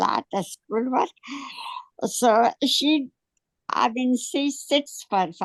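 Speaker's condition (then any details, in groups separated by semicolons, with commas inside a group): Dystonia; affects throat upward; 4 to 5 years duration; hard time talking, throat spasms on exertion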